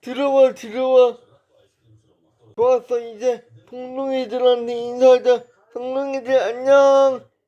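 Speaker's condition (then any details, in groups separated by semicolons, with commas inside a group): Brain lesion disability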